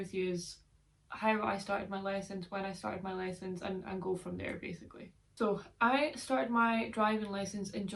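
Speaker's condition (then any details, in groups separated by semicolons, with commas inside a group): No condition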